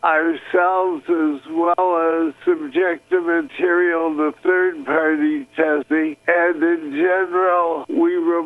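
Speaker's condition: Parkinson's disease; reduced neurotransmitters, possibly genetic and Akron Ohio tire factory water pollution; uses cannabis products with THC and CBD since diagnosis, after Dr. Meshulam's work in Israel; slow or halting, sounds as before to own ear on playback

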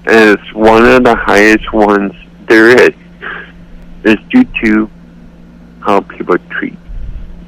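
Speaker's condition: Cerebral palsy; accepts own voice

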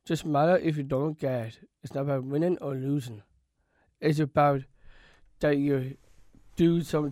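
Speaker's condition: Down syndrome; learned to talk

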